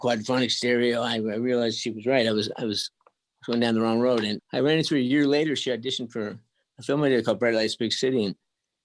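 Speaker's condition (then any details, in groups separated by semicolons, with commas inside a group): Early-onset Parkinson's disease; progressing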